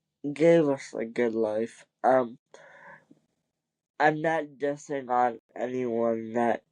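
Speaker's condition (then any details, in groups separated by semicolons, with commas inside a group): Cerebral palsy; wheelchair user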